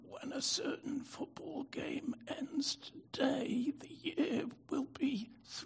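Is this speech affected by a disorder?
Yes: spasmodic dystonia; affected voice.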